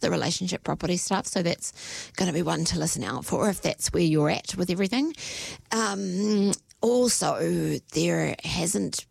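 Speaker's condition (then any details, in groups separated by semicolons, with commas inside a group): Spasmodic dysphonia; at onset voice doing weird stuff, could not get voice right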